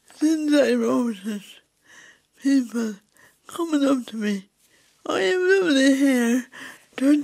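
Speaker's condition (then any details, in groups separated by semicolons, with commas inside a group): Cerebral palsy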